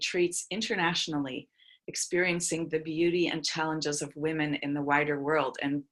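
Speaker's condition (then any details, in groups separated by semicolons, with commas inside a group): No condition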